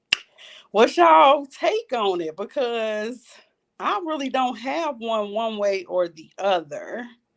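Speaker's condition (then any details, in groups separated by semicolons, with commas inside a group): No condition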